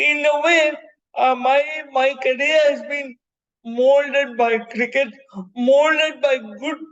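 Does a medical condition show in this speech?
Yes: cerebral palsy.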